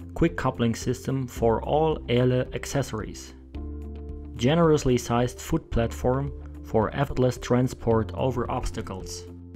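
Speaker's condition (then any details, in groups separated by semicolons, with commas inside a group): No condition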